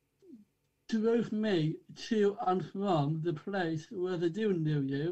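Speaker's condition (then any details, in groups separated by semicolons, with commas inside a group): Down syndrome; from birth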